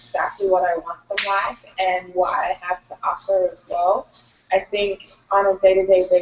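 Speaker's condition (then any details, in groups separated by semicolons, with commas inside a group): No condition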